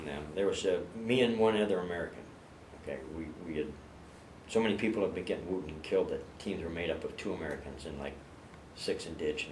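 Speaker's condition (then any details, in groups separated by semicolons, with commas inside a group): No condition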